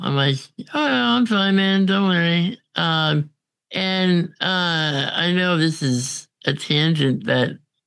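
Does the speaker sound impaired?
Yes: congenital muscular dystrophy; diagnosed at 6 months, chronically physically disabled, doctor predicted inability to thrive.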